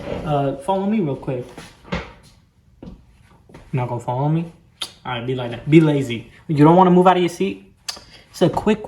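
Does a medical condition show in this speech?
No.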